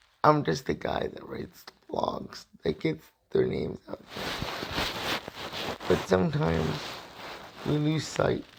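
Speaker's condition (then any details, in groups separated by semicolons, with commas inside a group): Cerebral palsy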